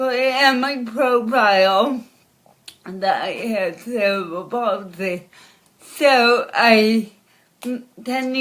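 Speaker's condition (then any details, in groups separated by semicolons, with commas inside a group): Cerebral palsy; from birth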